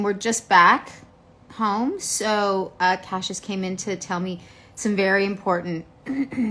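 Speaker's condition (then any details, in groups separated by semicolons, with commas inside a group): No condition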